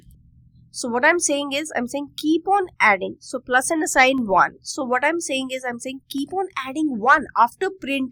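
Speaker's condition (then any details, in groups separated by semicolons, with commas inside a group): No condition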